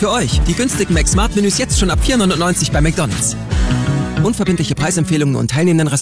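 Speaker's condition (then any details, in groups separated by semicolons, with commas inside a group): No condition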